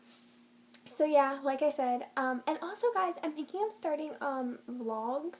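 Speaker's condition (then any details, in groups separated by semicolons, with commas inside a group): No condition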